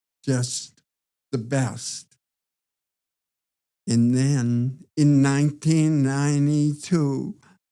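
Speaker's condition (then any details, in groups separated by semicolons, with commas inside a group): Parkinson's disease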